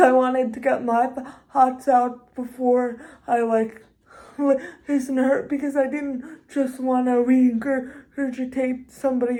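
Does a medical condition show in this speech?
Yes: cerebral palsy, severe.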